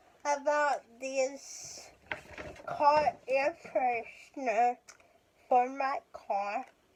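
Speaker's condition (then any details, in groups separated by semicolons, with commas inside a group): Cerebral palsy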